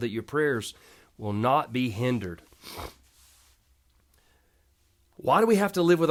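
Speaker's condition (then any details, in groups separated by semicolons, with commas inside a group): No condition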